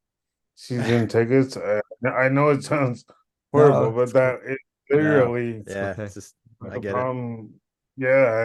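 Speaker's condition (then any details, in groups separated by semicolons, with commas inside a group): Cerebral palsy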